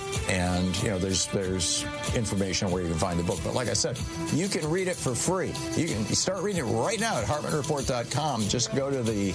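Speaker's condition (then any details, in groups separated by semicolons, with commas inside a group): No condition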